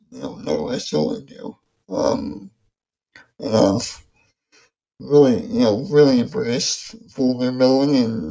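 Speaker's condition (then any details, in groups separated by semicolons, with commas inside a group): ALS; progressive muscle weakness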